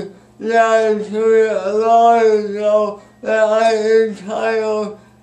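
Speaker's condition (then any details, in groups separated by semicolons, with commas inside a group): Speech impairment after birth surgery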